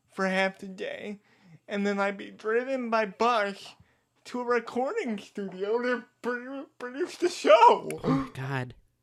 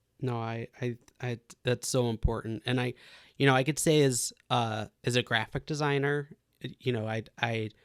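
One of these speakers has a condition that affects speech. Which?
The first: cerebral palsy; diagnosed age two.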